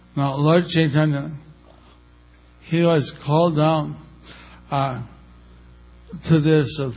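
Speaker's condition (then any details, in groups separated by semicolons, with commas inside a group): Stroke with facial paralysis; undergoing therapy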